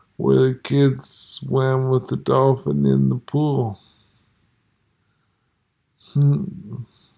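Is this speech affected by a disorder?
Yes: multiple sclerosis.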